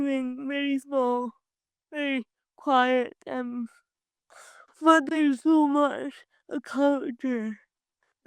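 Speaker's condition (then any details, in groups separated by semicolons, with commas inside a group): Cerebral palsy; from birth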